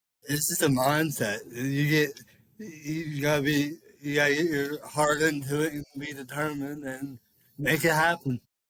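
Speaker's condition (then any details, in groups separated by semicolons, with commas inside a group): Cerebral palsy; speech affected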